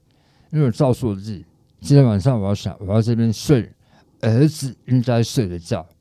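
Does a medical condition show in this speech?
Yes: tongue cancer, stage 4 tongue cancer and parotid cancer; cancer-free after treatment.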